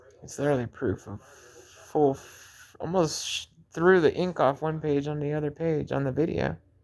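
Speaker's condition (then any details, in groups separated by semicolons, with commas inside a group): No condition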